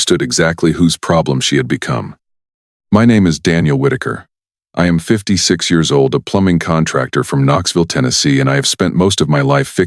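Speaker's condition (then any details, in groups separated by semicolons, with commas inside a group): No condition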